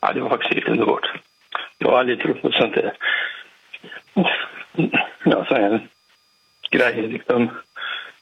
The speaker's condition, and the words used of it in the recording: Parkinson's disease. För jag har Parkinson också, så jag har svårt att prata ibland.